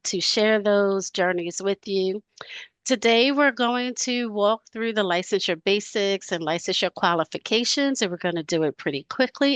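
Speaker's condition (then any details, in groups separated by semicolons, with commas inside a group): No condition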